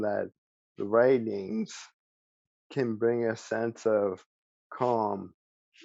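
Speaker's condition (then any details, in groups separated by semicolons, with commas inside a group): ALS; speech still preserved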